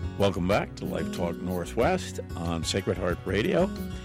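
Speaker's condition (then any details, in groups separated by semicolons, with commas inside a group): No condition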